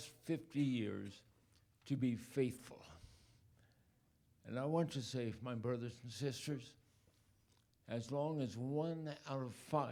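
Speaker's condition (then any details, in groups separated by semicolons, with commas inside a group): ALS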